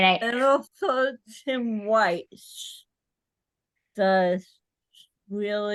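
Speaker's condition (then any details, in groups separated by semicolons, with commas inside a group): Cerebral palsy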